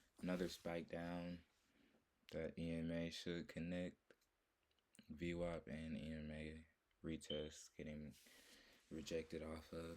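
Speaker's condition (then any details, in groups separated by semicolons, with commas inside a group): No condition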